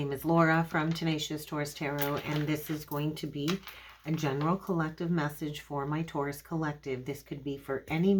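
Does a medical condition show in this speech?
No.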